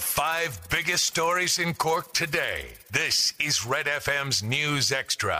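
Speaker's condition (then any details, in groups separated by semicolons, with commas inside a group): No condition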